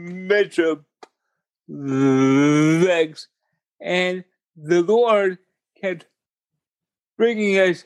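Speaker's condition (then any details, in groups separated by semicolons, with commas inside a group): Cerebral palsy; speech impediment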